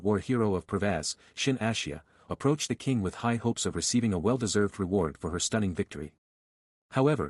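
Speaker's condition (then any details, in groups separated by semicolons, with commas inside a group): No condition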